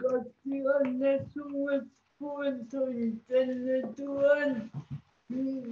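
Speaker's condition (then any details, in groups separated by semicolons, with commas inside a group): Cerebral palsy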